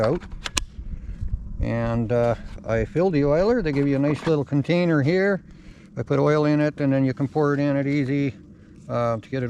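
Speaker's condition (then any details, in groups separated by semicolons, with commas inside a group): No condition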